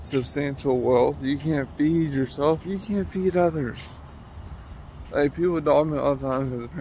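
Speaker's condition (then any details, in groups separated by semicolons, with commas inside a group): Traumatic brain injury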